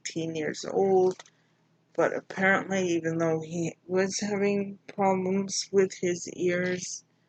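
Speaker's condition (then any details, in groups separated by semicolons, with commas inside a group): Mild cerebral palsy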